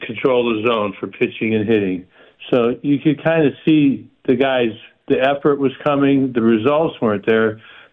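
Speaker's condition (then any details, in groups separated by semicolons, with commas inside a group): Parkinson's; stays active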